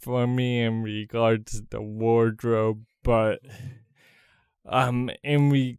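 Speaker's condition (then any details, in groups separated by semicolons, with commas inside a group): Cerebral palsy; congenital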